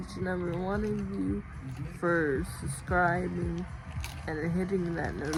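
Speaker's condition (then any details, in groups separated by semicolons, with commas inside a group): Cerebral palsy; sounds out of breath after therapy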